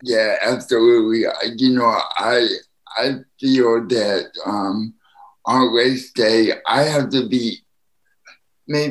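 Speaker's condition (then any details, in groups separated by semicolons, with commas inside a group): Spastic quadriplegic cerebral palsy; speech noticeably affected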